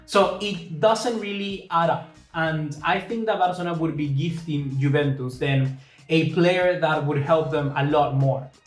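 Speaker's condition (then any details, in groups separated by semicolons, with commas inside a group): No condition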